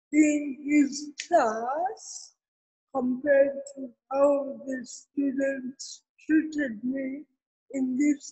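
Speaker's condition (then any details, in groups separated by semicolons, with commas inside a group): Cerebral palsy; from birth in Kenya, did not cry or breathe at birth, incubator for weeks, medical negligence; therapy since six months old, ongoing; other children thought talking different in childhood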